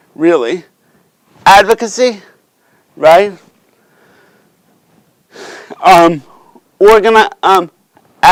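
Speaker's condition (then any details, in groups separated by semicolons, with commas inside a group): Cerebral palsy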